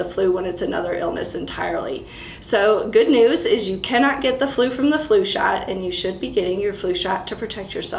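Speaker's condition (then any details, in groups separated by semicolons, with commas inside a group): No condition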